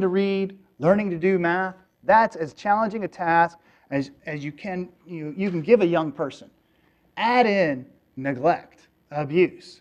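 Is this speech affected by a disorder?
No.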